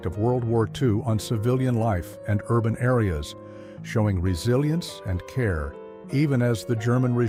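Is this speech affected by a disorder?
No.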